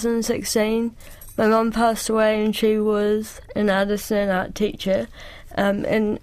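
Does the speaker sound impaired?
Yes: cerebral palsy; cerebral palsy since childhood, presses really hard when writing.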